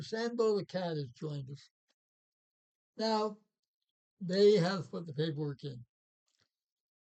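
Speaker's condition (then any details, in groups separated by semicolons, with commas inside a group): Parkinson's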